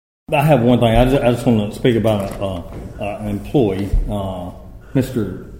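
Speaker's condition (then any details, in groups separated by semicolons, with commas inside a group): No condition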